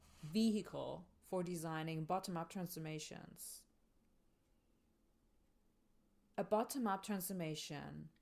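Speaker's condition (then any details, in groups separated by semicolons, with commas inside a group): No condition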